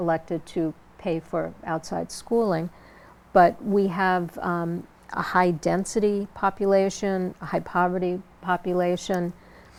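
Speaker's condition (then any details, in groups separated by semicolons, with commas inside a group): No condition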